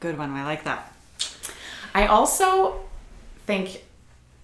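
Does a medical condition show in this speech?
No.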